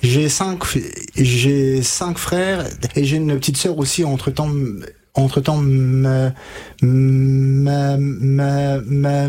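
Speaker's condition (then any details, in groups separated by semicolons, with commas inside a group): Stuttering; onset age 5 to 6, untreated, from about 20 several years therapy with Catherine Daubier, Nancy; age 33, about 28 years since onset, uses fluency techniques from stuttering therapy; blocks and repetitions now, from 5 to 20 could not say sentence without blocking, gestured fingers; repeated sounds, repeated words, prolonged sounds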